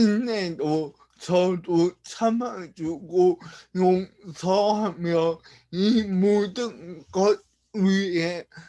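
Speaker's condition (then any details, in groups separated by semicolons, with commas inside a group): Brain lesion disability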